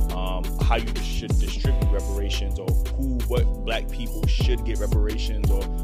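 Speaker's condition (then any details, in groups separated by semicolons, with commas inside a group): No condition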